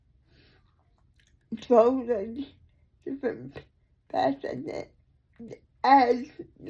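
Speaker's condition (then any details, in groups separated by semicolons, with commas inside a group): Cerebral palsy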